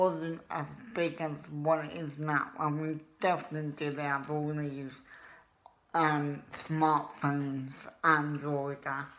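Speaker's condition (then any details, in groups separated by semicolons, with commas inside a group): Cerebral palsy; wheelchair user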